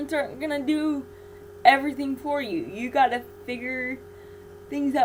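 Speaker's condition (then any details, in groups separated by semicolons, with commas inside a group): Cerebral palsy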